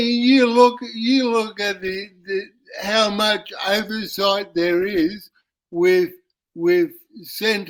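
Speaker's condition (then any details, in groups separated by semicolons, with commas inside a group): Cerebral palsy; uses wheelchair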